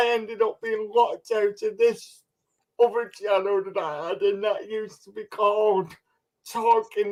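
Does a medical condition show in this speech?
Yes: cerebral palsy; speech impaired.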